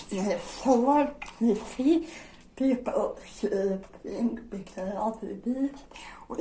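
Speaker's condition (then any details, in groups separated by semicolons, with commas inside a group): Dystonia; generalized dystonia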